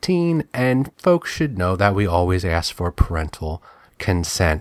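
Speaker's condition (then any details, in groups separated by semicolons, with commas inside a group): No condition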